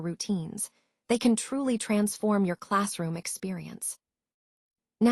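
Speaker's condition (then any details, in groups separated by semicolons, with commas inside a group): No condition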